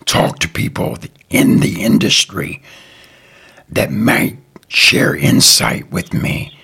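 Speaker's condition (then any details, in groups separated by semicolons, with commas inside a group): Partial laryngectomy for throat cancer, partial (half of larynx removed); voice box tumor, began with sudden voice loss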